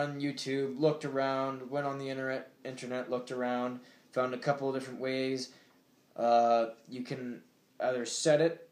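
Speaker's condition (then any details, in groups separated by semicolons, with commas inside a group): No condition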